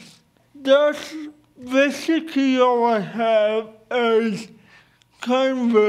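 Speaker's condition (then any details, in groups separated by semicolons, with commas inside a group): Cerebral palsy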